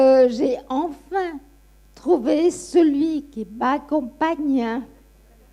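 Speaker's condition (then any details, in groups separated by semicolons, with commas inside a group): Friedreich's ataxia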